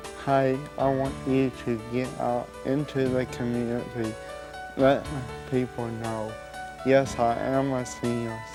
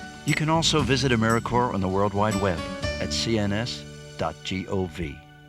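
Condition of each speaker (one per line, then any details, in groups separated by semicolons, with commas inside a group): Cerebral palsy
No condition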